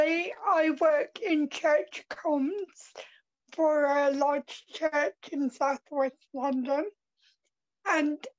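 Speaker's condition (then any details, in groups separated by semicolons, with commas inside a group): Cerebral palsy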